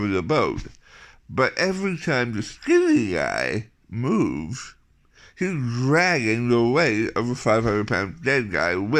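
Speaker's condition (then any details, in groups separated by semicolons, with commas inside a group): Tongue cancer surgery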